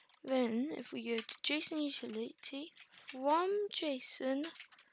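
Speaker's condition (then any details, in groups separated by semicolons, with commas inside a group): No condition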